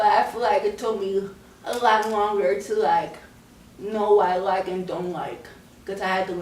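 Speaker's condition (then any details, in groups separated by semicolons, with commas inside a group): Cerebral palsy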